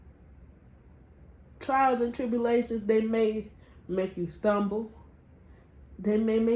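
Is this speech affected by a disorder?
Yes: cerebral palsy.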